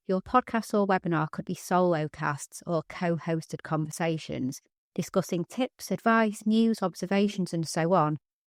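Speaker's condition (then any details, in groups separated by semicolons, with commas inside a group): No condition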